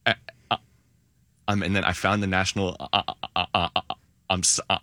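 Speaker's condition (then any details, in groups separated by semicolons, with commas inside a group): Stuttering; stuttering since age three or four, parents did not stutter, avoided situations in high school; avoidance reduction therapy in high school and college, accepts stuttering openly, stutters everywhere and all the time; core stutter small elongation, avoidance behaviors make it more obvious, voluntary fake stutter sometimes turns real; repeated sounds, blocks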